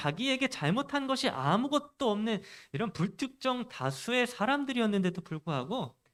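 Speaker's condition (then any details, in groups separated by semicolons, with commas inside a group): No condition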